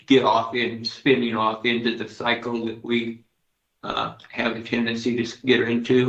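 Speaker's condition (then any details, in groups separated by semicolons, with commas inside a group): Parkinson's disease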